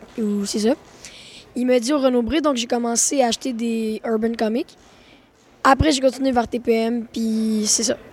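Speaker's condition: No condition

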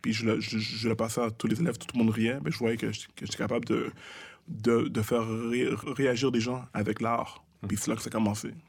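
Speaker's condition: Stuttering; childhood-onset stuttering, thought autistic as young child, spoke Creole, English and French mixed, fluent when rapping since teens; stutters in conversation, strings syllables together very fast without stopping or tripping; repeated sounds, repeated words

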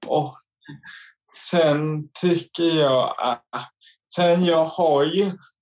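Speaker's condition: Cerebral palsy; visible disability

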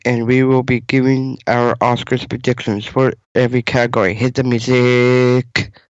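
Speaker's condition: Down syndrome

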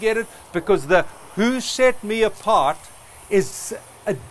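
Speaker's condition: No condition

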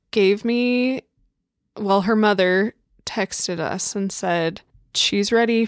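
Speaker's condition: No condition

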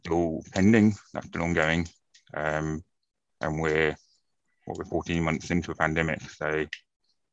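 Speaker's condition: Profound deafness, acquired from meningitis

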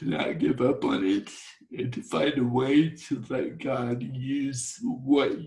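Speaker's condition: Torsional dystonia; rare muscle and nerve disease

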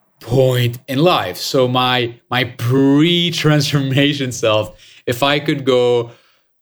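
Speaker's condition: Stutter; lifelong stutter, born with pretty severe stutter, avoided speaking for more than 25 years; has a stutter, stutters in six languages, gives talks and stand-up comedy; can sing without stuttering; repeated words, blocks

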